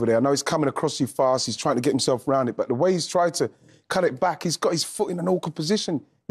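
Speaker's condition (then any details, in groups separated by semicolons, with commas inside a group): No condition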